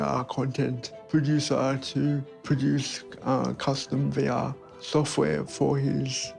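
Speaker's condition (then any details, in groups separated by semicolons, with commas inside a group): Cerebral palsy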